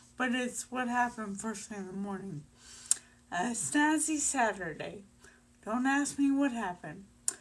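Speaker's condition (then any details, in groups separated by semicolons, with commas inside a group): Brain injury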